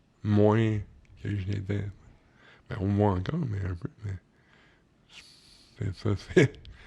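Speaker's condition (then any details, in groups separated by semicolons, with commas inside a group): Cerebral palsy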